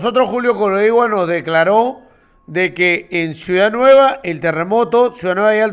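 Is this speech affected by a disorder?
No.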